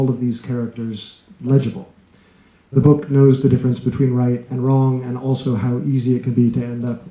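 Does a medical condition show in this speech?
No.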